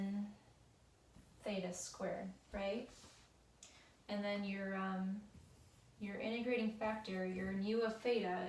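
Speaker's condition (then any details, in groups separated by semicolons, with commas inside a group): No condition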